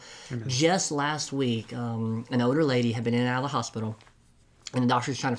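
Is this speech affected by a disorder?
Yes: cleft lip and palate; congenital.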